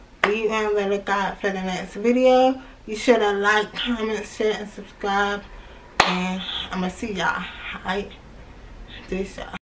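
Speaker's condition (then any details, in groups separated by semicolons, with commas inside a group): Cerebral palsy; from birth, left leg affected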